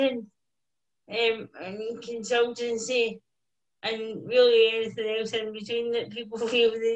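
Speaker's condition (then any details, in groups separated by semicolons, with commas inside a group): Cerebral palsy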